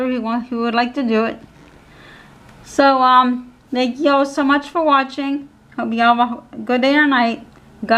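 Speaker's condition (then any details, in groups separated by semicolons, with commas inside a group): Cerebral palsy; physical handicap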